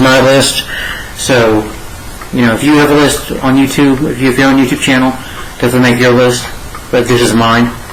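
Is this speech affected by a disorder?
No.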